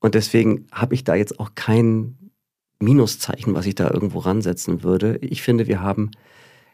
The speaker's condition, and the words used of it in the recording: No condition.